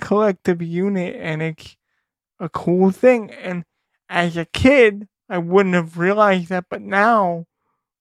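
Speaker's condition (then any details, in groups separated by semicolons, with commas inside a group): Cerebral palsy; spastic quadriplegic cerebral palsy, all four limbs, hard to hold pencil, draw, work equipment, uses technology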